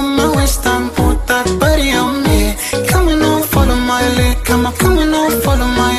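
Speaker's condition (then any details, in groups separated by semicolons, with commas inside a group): No condition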